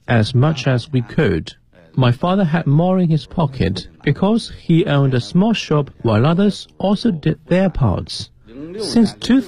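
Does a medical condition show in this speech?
No.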